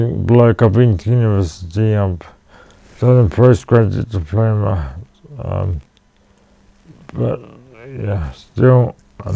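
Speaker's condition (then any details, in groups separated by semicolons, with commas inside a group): Cerebral palsy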